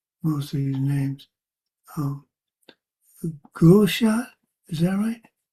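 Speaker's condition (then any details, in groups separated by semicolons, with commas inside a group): Parkinson's; age 73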